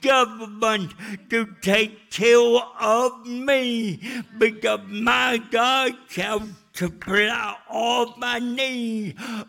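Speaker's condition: Cerebral palsy; first word at age five

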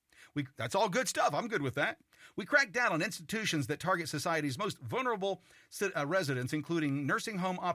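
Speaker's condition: No condition

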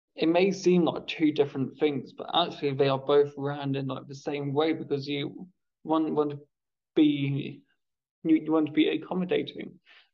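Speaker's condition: Stammer; stammer since first word, last speech therapy six years ago; no speech therapy for six years; avoided words when planning TEDx speech, now openly discloses stammer at start of speeches; repeated words, prolonged sounds

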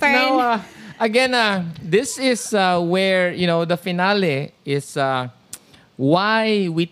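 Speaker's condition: No condition

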